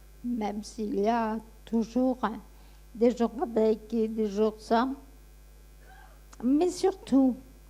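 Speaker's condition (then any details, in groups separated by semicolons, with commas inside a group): Friedreich's ataxia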